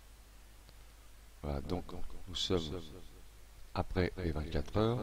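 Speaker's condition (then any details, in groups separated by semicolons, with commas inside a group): No condition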